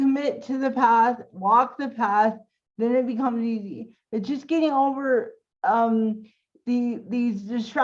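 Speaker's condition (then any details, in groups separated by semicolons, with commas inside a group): Cerebral palsy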